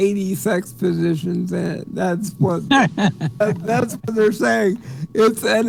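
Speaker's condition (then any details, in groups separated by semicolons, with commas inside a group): Cerebral palsy; speech sounds drunk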